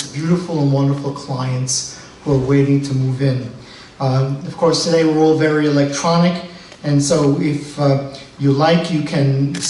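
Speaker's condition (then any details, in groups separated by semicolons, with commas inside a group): No condition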